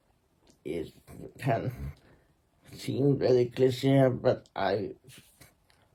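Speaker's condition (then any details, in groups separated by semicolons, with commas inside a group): Muscular Parkinson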